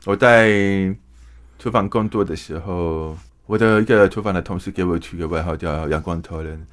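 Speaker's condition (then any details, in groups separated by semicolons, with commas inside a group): Hearing impairment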